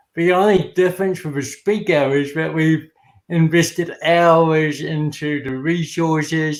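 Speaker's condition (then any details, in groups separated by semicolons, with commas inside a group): Cerebral palsy; from birth; speech and walking affected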